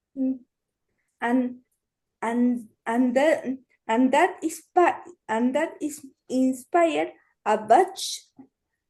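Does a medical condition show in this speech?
Yes: cerebral palsy; limits current activity.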